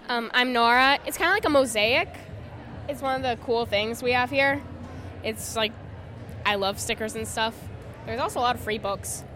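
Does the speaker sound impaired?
No.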